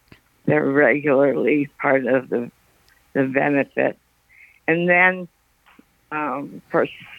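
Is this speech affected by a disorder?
Yes: Parkinson's; recent onset, uses elevator at home, staff provide daily care.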